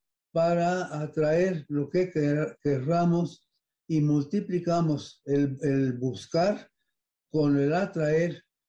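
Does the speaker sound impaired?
Yes: Parkinson's disease; onset 12 to almost 13 years ago, age 93, dopamine pills, affects smell, taste, balance, body rigidity.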